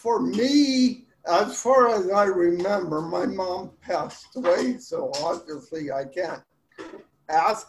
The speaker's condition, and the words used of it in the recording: Cerebral palsy. Hopefully it sounds a lot better now than it did before.